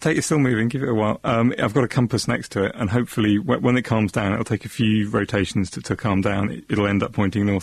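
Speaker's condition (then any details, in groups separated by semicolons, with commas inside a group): No condition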